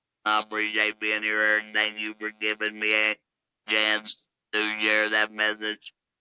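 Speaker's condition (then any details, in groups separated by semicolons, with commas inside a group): Laryngectomy; larynx removed for smoking-related laryngeal cancer, electrolarynx speech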